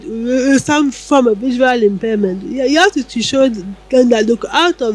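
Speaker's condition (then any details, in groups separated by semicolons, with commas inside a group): Cerebral palsy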